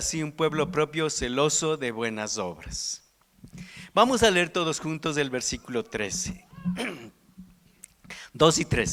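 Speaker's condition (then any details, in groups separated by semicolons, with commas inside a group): No condition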